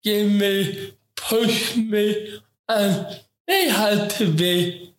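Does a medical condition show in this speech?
Yes: ataxic cerebral palsy; affects talking.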